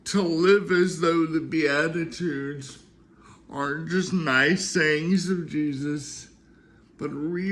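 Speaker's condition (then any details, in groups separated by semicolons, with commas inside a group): Cerebral palsy; speaks slower at times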